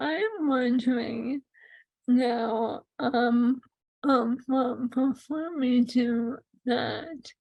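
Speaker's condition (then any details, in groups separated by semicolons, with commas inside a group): ALS; swallowing lost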